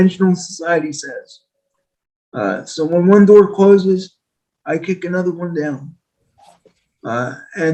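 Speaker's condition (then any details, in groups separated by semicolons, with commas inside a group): Quadriplegic cerebral palsy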